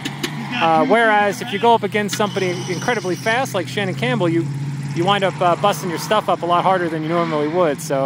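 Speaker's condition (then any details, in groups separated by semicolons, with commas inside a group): No condition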